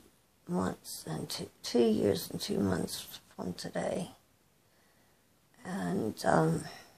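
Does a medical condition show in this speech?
Yes: cerebral palsy.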